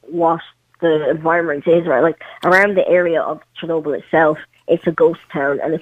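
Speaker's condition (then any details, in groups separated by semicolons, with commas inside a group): Cleft palate; congenital, prosthetic limb since 12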